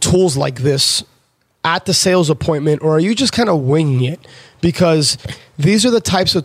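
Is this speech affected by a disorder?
No.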